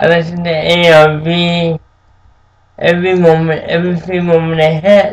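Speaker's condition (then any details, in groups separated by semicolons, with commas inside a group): Cerebral palsy; speaks slightly differently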